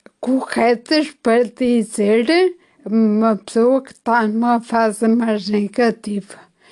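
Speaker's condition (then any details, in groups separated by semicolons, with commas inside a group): Ataxia after brain injury; acquired, brain injury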